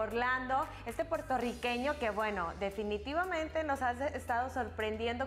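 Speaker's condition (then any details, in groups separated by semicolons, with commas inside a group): No condition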